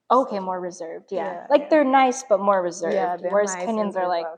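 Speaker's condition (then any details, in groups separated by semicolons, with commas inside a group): No condition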